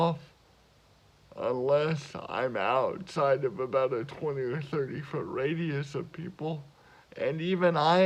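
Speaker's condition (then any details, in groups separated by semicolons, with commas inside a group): Cerebral palsy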